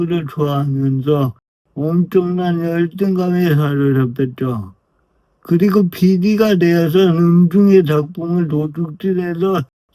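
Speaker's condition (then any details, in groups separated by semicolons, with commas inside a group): Brain lesion disability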